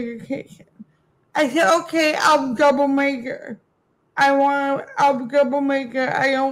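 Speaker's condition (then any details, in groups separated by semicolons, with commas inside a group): Cerebral palsy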